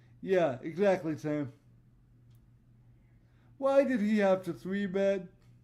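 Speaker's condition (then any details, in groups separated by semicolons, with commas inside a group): Cerebral palsy; voice tone sometimes odd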